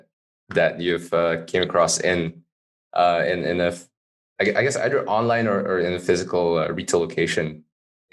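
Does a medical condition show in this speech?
No.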